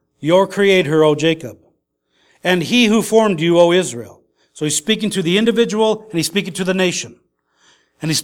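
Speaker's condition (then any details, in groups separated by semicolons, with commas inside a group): No condition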